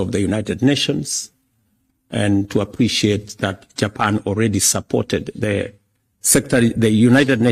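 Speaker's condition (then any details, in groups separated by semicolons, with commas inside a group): No condition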